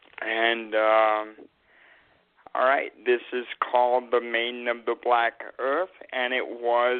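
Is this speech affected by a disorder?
Yes: cerebral palsy.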